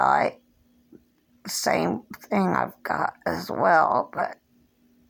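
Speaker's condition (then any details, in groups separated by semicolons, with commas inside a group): Cerebral palsy; since birth, hand tremors; age 57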